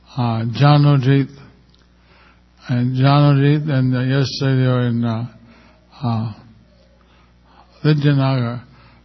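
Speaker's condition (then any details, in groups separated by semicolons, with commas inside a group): Stroke with facial paralysis; one side of face a little paralyzed; about a year since stroke; speaks a little slowly because of facial paralysis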